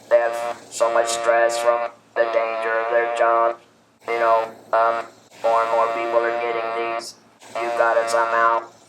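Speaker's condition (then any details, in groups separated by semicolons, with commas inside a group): Laryngectomy, electrolarynx; 19 years since laryngectomy; speaks with electrolarynx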